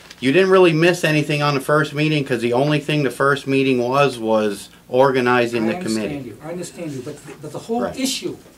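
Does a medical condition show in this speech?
No.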